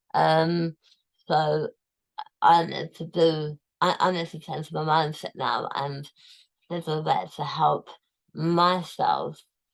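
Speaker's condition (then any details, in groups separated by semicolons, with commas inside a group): Tongue cancer, tongue removed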